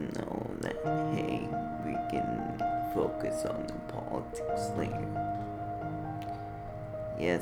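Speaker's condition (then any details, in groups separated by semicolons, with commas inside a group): Cerebral palsy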